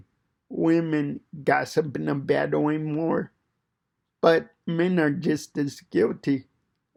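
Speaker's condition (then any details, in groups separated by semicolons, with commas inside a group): Cerebral palsy; fine motor impairment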